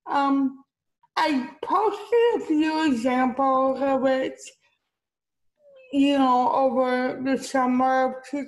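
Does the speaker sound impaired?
Yes: cerebral palsy; diagnosed at age 2, physical therapy, fall with injury after slipping on wet floor.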